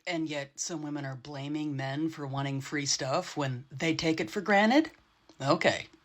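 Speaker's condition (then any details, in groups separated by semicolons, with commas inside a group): No condition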